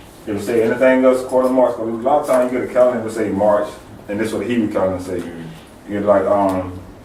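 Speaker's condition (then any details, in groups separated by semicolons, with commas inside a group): No condition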